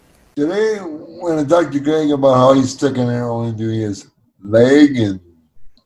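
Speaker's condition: Cerebral palsy; uses wheelchair for mobility

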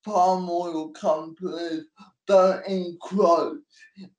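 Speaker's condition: Cerebral palsy; personal care

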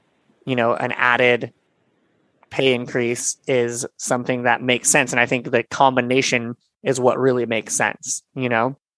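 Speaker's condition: Cleft palate and lip; seven surgeries before age 7

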